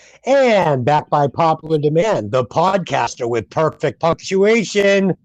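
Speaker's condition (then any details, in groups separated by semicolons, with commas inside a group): No condition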